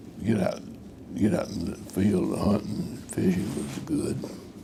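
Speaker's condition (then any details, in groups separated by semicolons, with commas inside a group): Parkinson's disease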